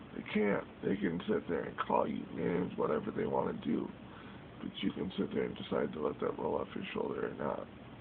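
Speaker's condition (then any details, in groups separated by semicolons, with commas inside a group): Cerebral palsy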